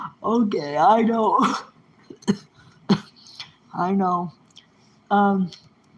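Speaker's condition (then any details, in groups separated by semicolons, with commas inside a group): Cerebral palsy; present from birth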